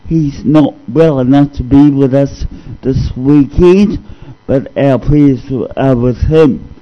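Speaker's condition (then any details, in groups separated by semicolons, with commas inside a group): Cerebral palsy; discovered at age 2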